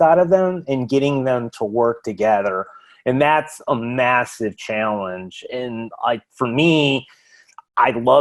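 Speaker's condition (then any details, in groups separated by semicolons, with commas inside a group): No condition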